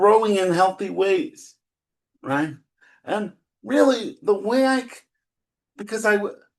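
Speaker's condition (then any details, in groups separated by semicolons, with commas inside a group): Cerebral palsy; spastic type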